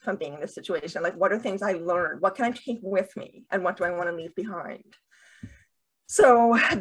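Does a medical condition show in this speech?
Yes: deafness with cochlear implants, bilateral cochlear implants; uses two cochlear implants.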